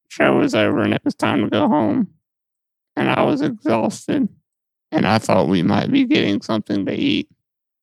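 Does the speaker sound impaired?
Yes: muscular dystrophy; lack of physical control over body, sees physical therapist.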